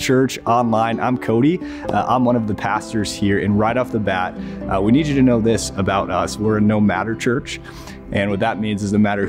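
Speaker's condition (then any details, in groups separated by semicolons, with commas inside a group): No condition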